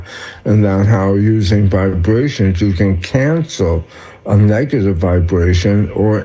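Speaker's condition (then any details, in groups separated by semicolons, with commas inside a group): Tongue cancer; seen by ear nose throat doctor, throat scan malignant, later scan benign tumor; slurred speech; slurred speech attributed to tongue cancer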